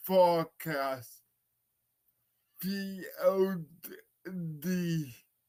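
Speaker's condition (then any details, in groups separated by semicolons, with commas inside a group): Cerebral palsy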